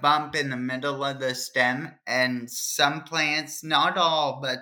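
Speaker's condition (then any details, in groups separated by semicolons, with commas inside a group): Cerebral palsy; trouble remembering multiple tasks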